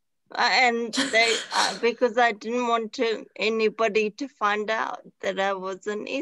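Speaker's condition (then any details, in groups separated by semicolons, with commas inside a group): Traumatic brain injury; relearned talking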